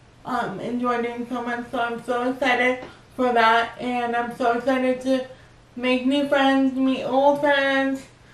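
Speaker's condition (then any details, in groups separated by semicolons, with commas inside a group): Cerebral palsy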